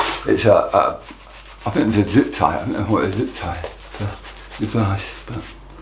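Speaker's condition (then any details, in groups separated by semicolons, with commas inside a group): Tongue cancer; half tongue removed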